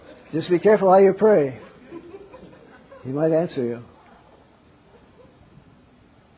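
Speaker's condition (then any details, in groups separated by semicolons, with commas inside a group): Parkinson's; wakes up around 3 am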